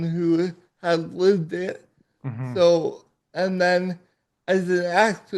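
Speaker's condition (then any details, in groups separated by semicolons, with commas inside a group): Cerebral palsy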